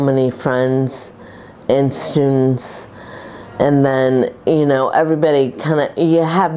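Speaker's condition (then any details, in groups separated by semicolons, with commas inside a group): Primary lateral sclerosis; was garbled, slurred, voice tired by evening, words caught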